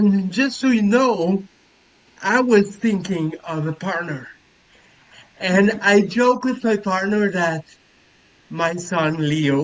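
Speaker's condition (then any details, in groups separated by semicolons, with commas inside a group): Cerebral palsy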